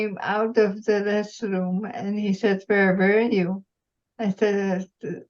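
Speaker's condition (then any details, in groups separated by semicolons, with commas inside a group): Multiple system atrophy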